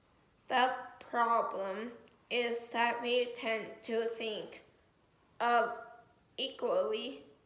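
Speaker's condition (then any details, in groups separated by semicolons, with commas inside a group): Cerebral palsy; affects muscles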